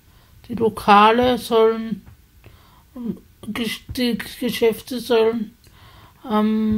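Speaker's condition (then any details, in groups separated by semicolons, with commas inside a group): Spasticity from birth; multiple sclerosis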